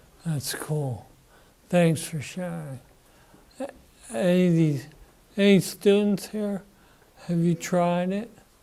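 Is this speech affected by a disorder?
Yes: Parkinson's disease.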